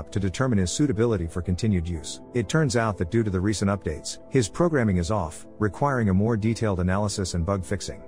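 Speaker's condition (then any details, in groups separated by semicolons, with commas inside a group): No condition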